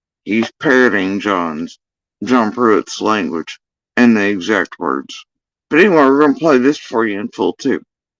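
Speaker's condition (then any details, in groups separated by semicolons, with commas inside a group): Facial paralysis after surgery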